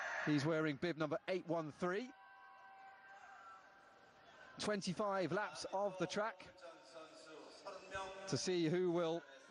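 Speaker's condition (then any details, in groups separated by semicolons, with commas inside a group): No condition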